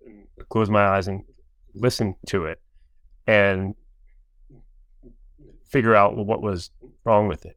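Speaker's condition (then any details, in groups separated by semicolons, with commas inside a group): Stuttering; since childhood, persistent, not intermittent; adult; notably disfluent, reading aloud very hard, stutters even alone when reading aloud; repeated sounds, blocks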